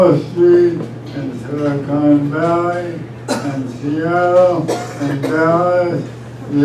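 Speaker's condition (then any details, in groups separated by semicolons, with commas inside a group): ALS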